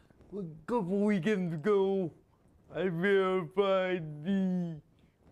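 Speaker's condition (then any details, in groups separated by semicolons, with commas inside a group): Spastic quadriplegia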